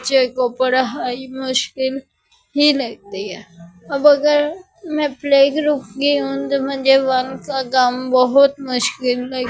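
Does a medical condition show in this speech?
Yes: speech difficulty after fall; childhood fall down stairs, affects walking and speech; about ten years since injury, uses wheelchair; some difficulty talking.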